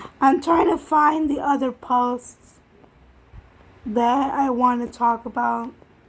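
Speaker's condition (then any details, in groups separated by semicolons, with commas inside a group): Cerebral palsy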